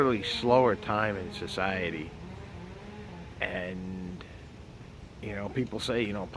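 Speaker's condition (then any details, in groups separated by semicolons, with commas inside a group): No condition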